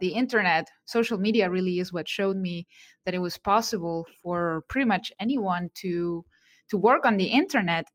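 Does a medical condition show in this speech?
No.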